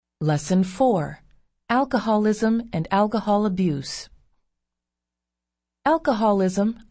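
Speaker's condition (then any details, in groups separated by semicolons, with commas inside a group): No condition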